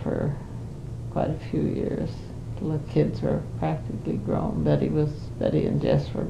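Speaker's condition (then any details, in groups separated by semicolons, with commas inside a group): Parkinson's disease; Parkinson's for 5 years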